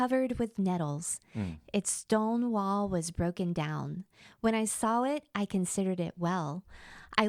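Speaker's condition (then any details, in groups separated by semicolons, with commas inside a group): No condition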